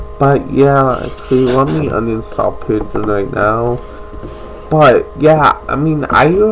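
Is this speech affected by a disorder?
Yes: cerebral palsy.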